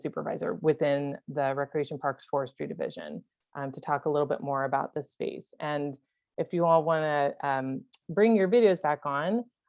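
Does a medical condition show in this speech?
No.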